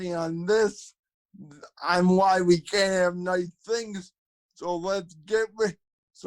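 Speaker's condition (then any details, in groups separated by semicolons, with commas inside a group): Cerebral palsy, spastic quadriplegia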